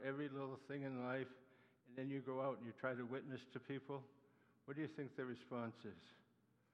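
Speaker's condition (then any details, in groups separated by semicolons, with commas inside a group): Parkinson's disease; neuropathy attacks nerves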